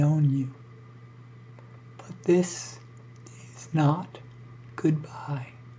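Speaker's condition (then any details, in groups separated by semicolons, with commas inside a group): ALS; neurodegenerative, physical function lost; breathing increasingly difficult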